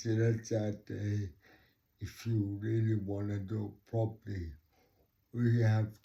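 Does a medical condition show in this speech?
Yes: cerebral palsy; talks slowly.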